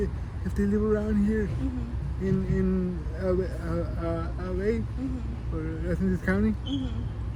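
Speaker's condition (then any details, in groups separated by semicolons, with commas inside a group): Cerebral palsy; from birth, left side more affected; adult; speech difficulty, improved after childhood speech therapy, still struggles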